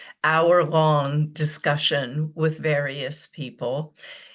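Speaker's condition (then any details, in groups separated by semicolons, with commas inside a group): No condition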